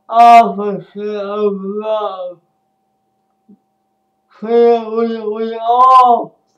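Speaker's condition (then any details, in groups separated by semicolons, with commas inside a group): Speech impairment after birth surgery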